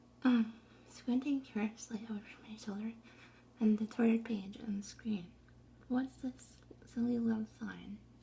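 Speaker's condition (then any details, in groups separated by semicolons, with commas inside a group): Essential tremor; brain implant for tremor; battery surgery pending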